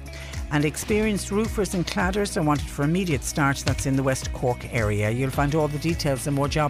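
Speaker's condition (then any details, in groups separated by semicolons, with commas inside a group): No condition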